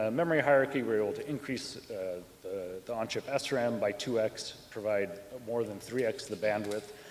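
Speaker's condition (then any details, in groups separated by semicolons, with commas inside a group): No condition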